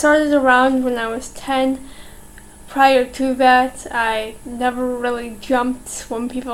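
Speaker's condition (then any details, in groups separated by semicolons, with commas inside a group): Cerebral palsy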